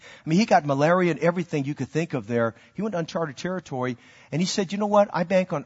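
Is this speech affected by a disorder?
No.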